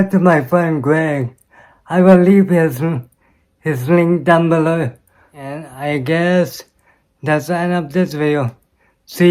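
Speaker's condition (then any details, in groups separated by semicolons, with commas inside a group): Cerebral palsy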